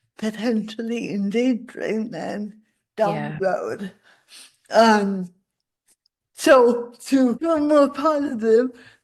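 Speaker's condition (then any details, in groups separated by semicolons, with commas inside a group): Cerebral palsy, spastic; most obviously affects speech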